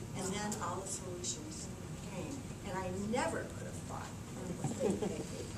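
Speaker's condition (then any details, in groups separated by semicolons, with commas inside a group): No condition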